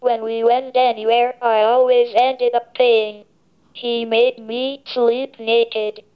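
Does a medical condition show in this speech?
Yes: cerebral palsy, through a speech-generating device; brain control of speech and movement affected, wheelchair user, caregivers help feeding and dressing, arms flail; reflective dot on glasses controls tracker, head-typed, pauses edited out; speaks through device, very slow typing, head kept still, own real voice heard briefly.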